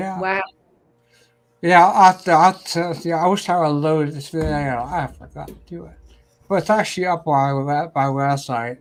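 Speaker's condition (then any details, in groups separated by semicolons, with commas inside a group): Ataxia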